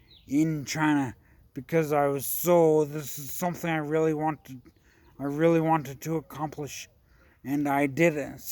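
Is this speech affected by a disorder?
Yes: traumatic brain injury.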